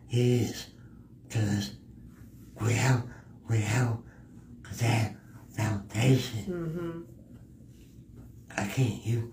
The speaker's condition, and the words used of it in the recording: Cerebral palsy. Throughout elementary, throughout junior high, and throughout high school, yeah. I was bullied because my speech, because of my, the way I talk,